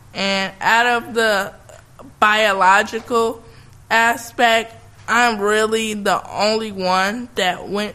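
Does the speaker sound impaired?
Yes: cerebral palsy.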